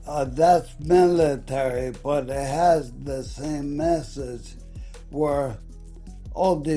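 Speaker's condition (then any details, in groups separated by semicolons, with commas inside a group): ALS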